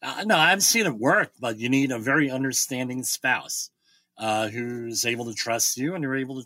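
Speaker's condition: Bilateral cleft lip and palate

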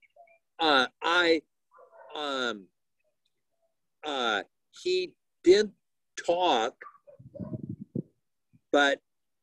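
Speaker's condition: Aphasia; aphasia after stroke, woke with whole right side paralyzed, talking improving each month and year; initially no talking, now halting telegraphic speech, many fillers and pauses, missing words

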